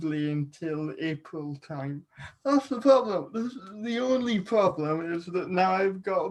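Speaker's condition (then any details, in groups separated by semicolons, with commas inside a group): Cerebral palsy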